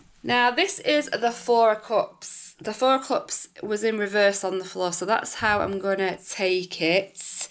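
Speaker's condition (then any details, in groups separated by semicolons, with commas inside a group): No condition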